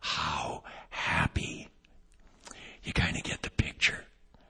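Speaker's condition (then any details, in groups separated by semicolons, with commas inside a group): Vocal cord paralysis, unilateral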